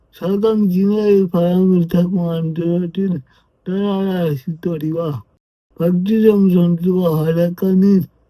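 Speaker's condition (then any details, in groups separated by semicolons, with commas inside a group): Brain lesion disability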